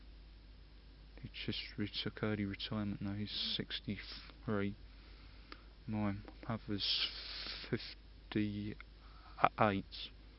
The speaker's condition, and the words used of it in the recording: Stuttering. I find that I've vary from time to time quite a lot, depending on circumstances, and how I react to stress has quite an effect on my speech also.